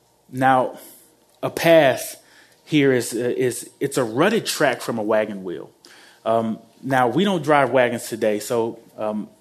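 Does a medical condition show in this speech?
No.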